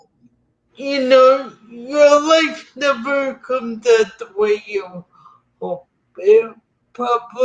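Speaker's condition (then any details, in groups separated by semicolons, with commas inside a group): Cerebral palsy; atypical gait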